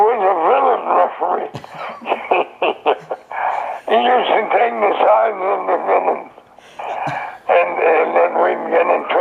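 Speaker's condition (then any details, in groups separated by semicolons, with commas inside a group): Throat cancer; survivor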